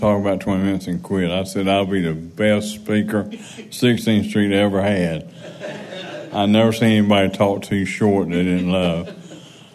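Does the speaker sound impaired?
Yes: Parkinson's; speaking seated instead of at podium because of fall risk.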